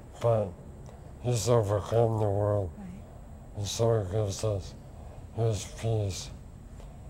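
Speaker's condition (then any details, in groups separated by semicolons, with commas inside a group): Lou Gehrig's disease; swallowing and speaking affected last, voice affected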